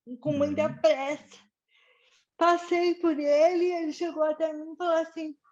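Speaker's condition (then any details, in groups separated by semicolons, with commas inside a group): Cerebral palsy; birth complications, premature, mainly lower limbs, partly upper limbs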